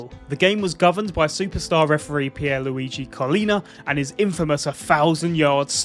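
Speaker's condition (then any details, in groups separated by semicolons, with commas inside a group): No condition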